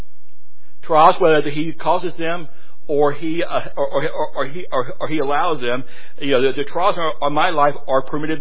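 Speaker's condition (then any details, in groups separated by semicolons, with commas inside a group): Stuttering; lifelong stutter; stuttering amount varies, heavy stuttering greatly lengthens speaking time; repeated sounds, blocks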